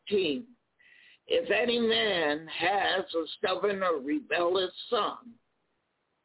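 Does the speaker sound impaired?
Yes: spasmodic dysphonia; unsure whether voice is coming across all right.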